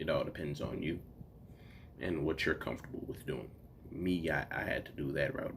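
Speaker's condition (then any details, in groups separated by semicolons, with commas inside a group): No condition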